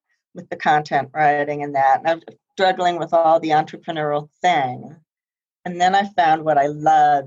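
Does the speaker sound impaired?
Yes: profound hearing loss; congenital profound hearing loss, mostly higher frequencies, hearing aids tried repeatedly but never worked well enough.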